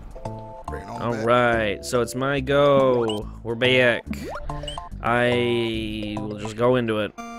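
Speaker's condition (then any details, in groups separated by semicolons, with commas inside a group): No condition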